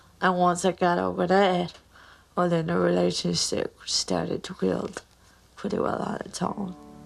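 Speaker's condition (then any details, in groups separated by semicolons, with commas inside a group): Cerebral palsy; mild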